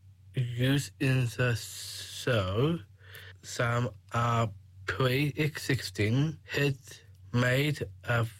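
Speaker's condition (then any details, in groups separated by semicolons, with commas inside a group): Down syndrome; age 21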